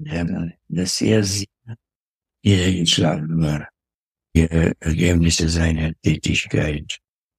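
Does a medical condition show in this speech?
Yes: Parkinson's disease; severe forgetfulness.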